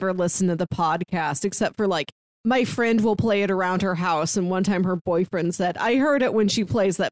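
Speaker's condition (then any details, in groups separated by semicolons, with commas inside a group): No condition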